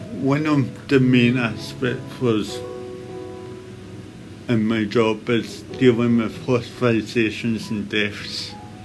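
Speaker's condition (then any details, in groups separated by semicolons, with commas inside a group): Cerebral palsy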